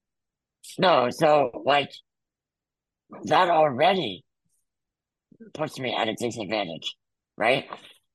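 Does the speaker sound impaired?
Yes: muscular dystrophy; congenital.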